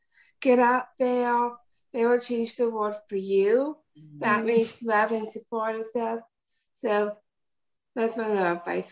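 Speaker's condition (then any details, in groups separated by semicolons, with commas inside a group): Down syndrome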